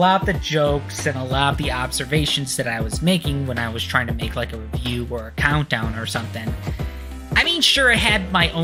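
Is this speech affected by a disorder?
No.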